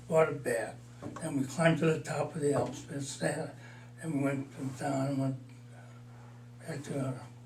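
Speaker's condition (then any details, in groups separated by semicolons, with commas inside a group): Parkinson's disease; mild, about four years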